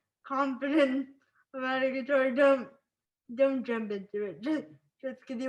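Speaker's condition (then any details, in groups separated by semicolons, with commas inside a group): Spastic cerebral palsy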